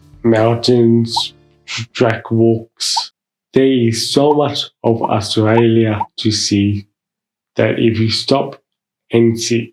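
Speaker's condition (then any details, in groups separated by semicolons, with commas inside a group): Mild cerebral palsy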